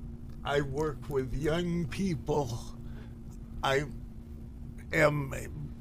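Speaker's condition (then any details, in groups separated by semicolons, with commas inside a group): Parkinson's disease; asked neurologist about trying cannabis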